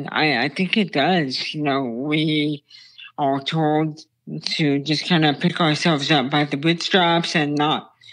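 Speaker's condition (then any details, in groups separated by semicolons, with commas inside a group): Brain stem tumor; childhood onset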